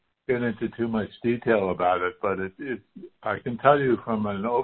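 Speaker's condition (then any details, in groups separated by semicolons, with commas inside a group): Parkinson's disease; stem cell infusions in Houston, infusions finished, assessment due in september; participating in phase two clinical trial of new innovative therapy, travels to Houston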